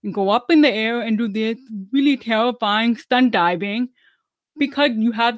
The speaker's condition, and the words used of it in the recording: Deafness. And I have to explain to them, well, that's like 10 years of speech therapy.